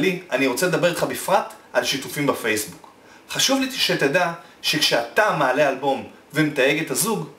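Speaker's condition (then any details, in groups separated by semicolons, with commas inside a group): No condition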